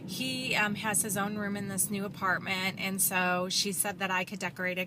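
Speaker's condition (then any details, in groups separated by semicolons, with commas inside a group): No condition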